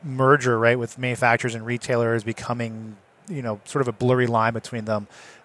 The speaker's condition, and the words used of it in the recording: None; typical speech.